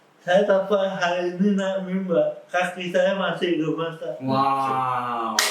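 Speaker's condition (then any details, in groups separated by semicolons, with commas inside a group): Cerebral palsy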